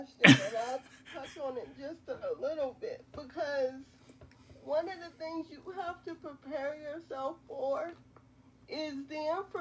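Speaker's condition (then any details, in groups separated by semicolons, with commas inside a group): Quadriplegic cerebral palsy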